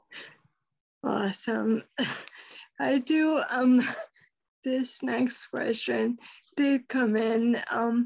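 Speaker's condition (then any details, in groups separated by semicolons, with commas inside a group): Friedreich's ataxia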